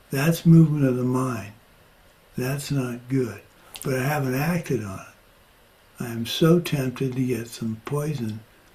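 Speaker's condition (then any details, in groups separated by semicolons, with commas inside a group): Parkinson's; progressing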